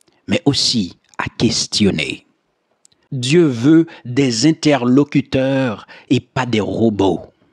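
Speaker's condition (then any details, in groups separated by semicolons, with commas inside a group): No condition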